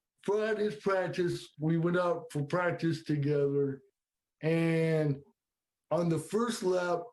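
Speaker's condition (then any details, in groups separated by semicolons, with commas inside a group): Cerebral palsy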